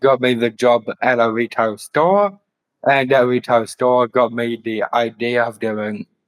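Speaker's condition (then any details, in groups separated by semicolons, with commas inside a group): Down syndrome; later diagnosed with autism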